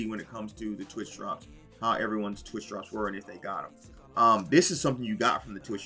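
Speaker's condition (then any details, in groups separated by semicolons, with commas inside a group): No condition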